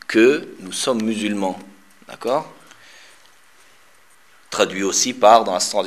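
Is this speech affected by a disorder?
No.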